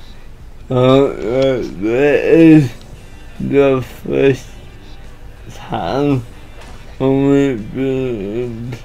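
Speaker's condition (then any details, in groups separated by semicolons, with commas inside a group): Cerebral palsy; atypical speech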